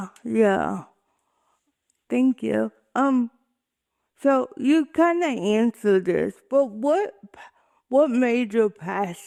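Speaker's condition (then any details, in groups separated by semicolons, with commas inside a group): Cerebral palsy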